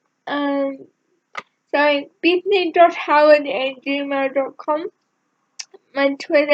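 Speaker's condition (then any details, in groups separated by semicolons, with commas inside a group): Cerebral palsy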